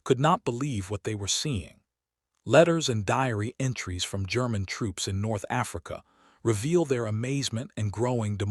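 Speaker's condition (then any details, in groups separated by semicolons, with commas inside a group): No condition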